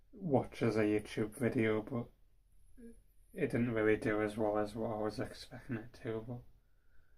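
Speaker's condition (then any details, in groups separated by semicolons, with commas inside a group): Cerebral palsy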